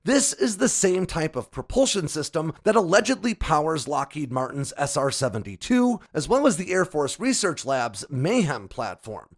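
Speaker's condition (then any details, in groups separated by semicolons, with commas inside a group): No condition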